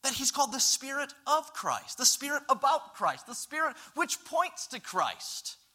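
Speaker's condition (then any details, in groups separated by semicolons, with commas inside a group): No condition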